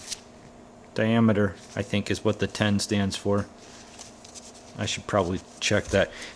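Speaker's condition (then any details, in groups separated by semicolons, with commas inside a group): No condition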